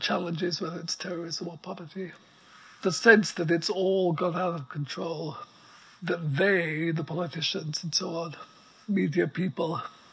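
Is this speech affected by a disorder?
Yes: ALS; progressive neuromuscular illness, effectively quadriplegic.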